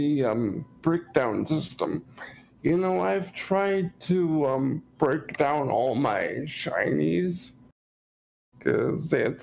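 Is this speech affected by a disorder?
Yes: cerebral palsy.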